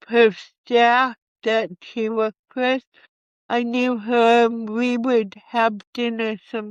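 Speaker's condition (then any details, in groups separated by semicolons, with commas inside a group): Cerebral palsy; from birth; 57 years, unable to walk about 10 years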